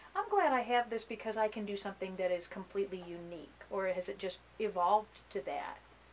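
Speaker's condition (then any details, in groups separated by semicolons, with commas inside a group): No condition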